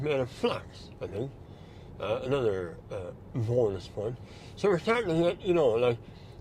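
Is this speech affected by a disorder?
Yes: mouth cancer surgery.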